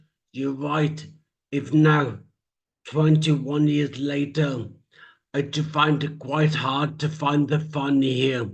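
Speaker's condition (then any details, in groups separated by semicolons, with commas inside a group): Traumatic brain injury; speech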